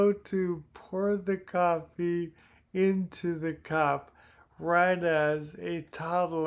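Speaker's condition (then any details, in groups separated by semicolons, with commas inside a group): Primary lateral sclerosis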